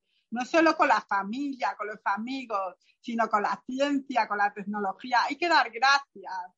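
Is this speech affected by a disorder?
Yes: profound bilateral hearing loss, post-meningitis profound bilateral sensorineural hearing loss; profound bilateral hearing loss from meningitis at four, cochlear implant at 30, earlier limited hearing aid; flat audiogram, hears nothing without implant, other ear unusable, second implant planned at Sierga, masks hinder; speech surprises people given deafness, childhood speech therapy abroad, relies on lip reading and facial gestures.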